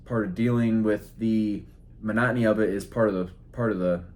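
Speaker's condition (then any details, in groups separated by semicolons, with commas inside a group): No condition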